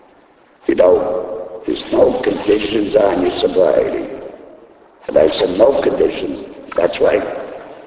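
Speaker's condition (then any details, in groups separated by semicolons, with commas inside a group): Laryngectomy; voice first lost at racetrack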